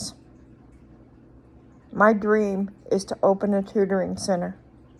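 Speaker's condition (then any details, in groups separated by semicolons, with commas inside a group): Cerebral palsy; speech noticeably atypical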